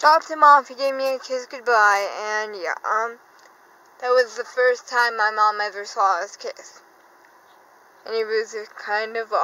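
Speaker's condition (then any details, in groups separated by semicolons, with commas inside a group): Cerebral palsy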